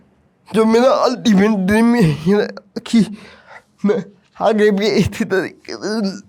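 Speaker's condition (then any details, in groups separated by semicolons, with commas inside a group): Cerebral palsy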